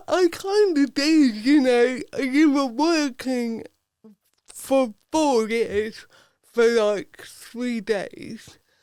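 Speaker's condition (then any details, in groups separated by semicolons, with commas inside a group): Cerebral palsy; from birth, no surgery; affects speech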